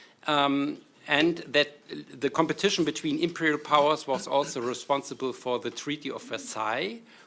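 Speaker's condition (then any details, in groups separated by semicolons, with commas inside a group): No condition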